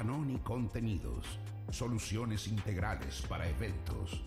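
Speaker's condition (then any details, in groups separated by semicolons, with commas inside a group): No condition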